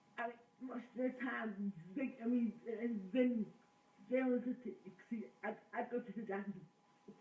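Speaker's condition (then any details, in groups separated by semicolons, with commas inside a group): Cerebral palsy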